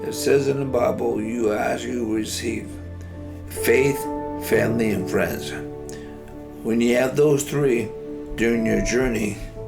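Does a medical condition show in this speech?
Yes: amyotrophic lateral sclerosis; progressive, spasticity, speech-generating device, nighttime bipap; physical and aqua therapy, spasticity medicine, lung capacity monitored; slurred from onset, now much more slurred, uses device, voice banked.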